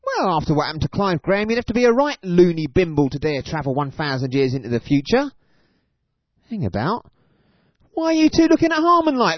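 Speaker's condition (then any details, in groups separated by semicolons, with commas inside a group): No condition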